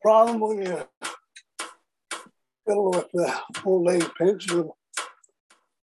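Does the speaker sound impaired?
Yes: Parkinson's disease; young onset, diagnosed at 37 after about 5 years of noticed symptoms; about 25 years since diagnosis, tasks take two to three times longer, awaiting deep brain stimulation surgery.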